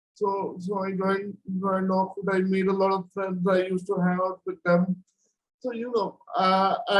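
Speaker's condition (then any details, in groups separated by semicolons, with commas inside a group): Cerebral palsy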